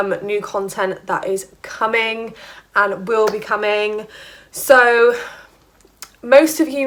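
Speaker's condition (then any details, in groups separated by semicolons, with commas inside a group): No condition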